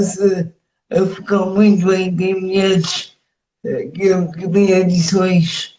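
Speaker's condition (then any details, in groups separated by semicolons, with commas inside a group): Cerebral palsy; speech affected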